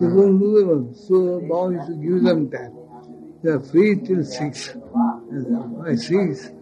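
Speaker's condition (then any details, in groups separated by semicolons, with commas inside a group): Speech loss after head injury; speech feels heavy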